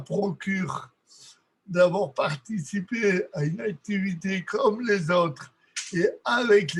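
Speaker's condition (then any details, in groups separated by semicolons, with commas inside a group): Cerebral palsy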